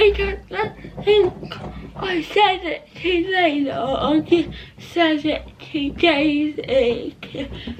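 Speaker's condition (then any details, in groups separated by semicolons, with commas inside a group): Cerebral palsy; not quadriplegic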